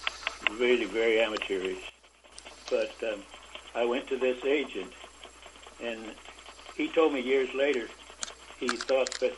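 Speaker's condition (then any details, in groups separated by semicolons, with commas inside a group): Parkinson's disease; about 25 years since onset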